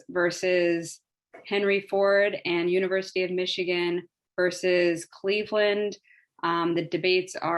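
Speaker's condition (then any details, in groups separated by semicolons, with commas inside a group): No condition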